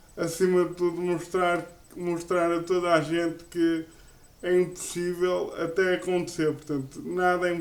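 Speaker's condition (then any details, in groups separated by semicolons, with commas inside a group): Cerebral palsy; uses a wheelchair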